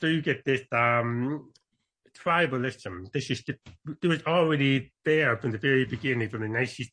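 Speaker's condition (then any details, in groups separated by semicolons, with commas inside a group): Born deaf; deaf accent, tries to speak as clearly as possible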